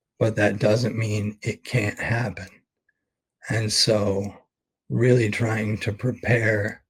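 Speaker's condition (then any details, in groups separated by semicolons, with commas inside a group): ALS; expects to lose voice very soon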